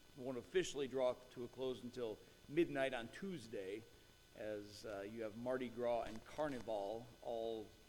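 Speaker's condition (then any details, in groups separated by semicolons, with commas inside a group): No condition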